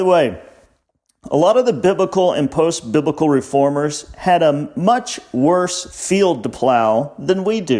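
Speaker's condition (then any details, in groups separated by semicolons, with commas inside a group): No condition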